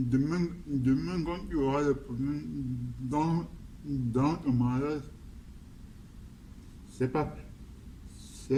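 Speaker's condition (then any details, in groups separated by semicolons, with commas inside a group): Cerebral palsy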